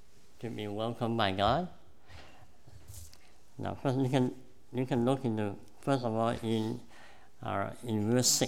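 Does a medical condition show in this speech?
Yes: cleft palate; congenital cleft palate.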